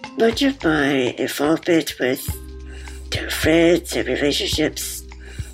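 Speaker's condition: Muscular dystrophy; uses wheelchair

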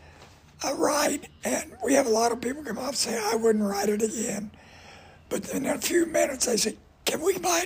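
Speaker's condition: Voice damage from cancer; raspy voice

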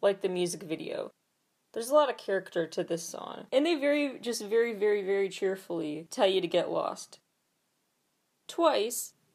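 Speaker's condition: No condition

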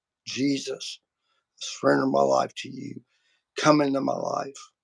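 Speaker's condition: Vocal cord surgery; voice may sound harsh or grouchier than intended

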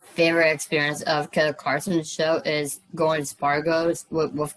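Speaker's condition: Down syndrome; trisomy 21, heart surgery in childhood, eye surgery, other childhood surgeries, thyroid removed

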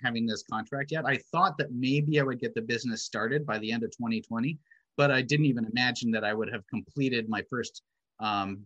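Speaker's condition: No condition

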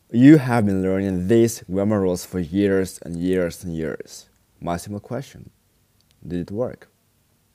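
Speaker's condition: No condition

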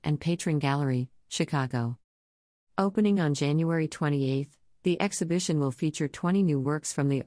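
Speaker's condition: No condition

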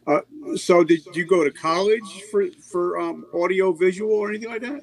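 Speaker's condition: No condition

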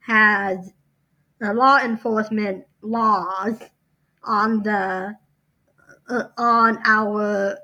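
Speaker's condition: Down syndrome

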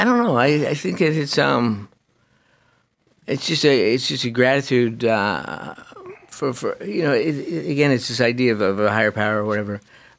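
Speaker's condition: Parkinson's disease; young onset

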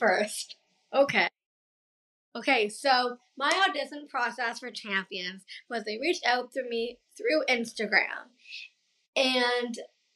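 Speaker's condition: Down syndrome; past speech therapy

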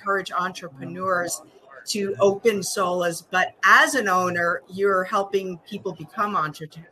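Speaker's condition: No condition

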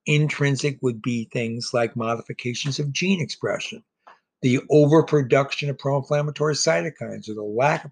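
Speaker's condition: No condition

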